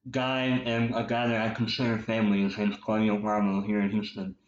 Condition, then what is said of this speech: Cleft palate. I was born with a cleft lip and a cleft palate, which is why I have a speech impediment.